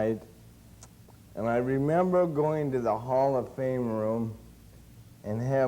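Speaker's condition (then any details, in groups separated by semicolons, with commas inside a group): Cerebral palsy; since birth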